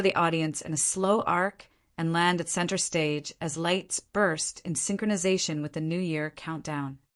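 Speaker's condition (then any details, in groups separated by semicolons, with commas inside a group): No condition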